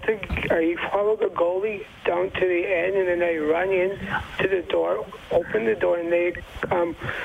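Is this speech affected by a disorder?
Yes: Down syndrome; age 41.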